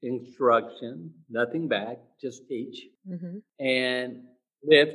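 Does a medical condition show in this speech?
Yes: aphasia after stroke; aphasia after stroke around age 61, lifelong, no cure; about 2.5 years post stroke, daily prosody, fluency, speed, pausing drills, intensive aphasia clinic attended; initially no words, now talks well, practice accuracy over 55%, 20% a year ago.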